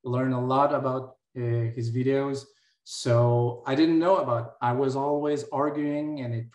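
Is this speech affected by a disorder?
No.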